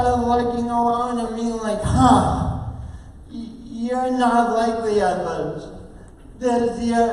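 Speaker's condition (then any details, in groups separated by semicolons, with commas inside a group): Oxygen-related condition, speech impairment; oxygen-related, coordination differences; speech impairment, voice sounds different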